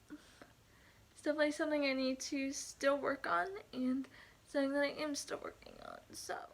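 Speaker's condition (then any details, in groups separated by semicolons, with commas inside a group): Cerebral palsy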